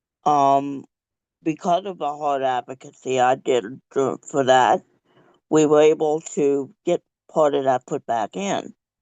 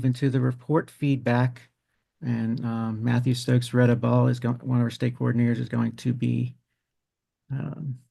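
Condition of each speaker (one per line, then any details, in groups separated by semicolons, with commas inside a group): Cerebral palsy; present since birth; speech therapy in childhood
No condition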